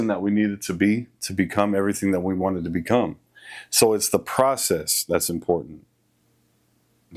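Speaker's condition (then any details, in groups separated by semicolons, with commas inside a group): No condition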